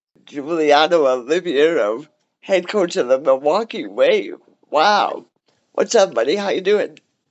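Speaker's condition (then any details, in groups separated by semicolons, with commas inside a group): Cerebral palsy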